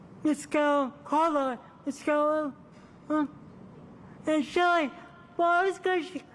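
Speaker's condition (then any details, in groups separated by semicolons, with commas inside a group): Cerebral palsy; from birth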